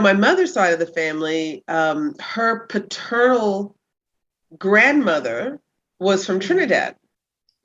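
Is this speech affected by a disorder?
No.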